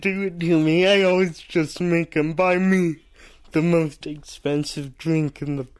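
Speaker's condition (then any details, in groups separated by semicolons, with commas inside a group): Cerebral palsy; says cannot do voices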